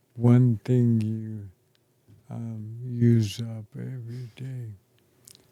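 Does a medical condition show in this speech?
Yes: ALS; affects chest and throat.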